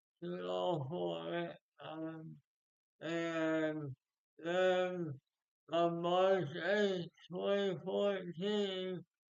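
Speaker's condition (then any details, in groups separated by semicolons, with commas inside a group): Speech impairment after birth surgery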